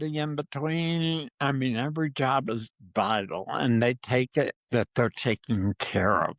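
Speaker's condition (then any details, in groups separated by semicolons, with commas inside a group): Parkinson's disease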